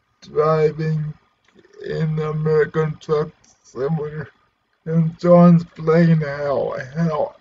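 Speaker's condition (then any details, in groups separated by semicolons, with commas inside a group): Cerebral palsy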